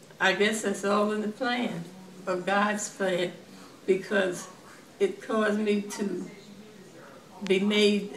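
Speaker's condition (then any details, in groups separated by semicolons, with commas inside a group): No condition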